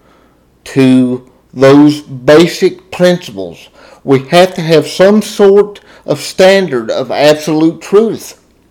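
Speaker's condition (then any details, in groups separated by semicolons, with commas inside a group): Cerebral palsy, spastic diplegia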